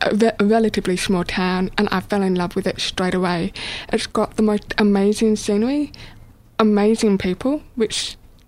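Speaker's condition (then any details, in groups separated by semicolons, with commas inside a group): Deafness, born deaf; uses spoken English and Auslan (Australian sign language), signing since age 16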